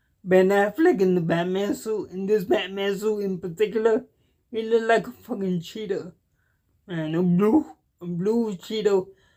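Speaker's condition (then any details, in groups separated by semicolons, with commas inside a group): Cerebral palsy; cannot walk, uses wheelchair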